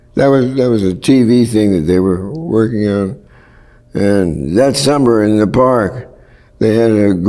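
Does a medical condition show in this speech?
Yes: Parkinson's; worsening, often debilitating.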